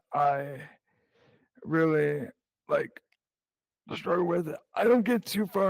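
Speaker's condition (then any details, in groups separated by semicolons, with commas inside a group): Cerebral palsy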